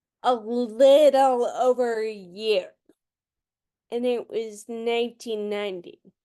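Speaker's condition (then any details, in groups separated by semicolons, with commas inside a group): Friedreich's ataxia; genetic neuromuscular disease, teen onset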